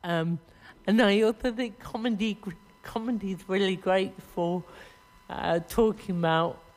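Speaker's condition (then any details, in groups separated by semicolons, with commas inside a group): Cerebral palsy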